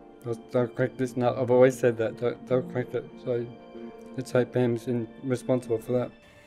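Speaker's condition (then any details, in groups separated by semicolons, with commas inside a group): Motor neurone disease; degenerative; diagnosed nearly two years ago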